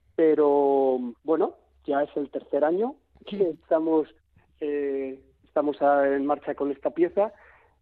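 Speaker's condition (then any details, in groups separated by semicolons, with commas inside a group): No condition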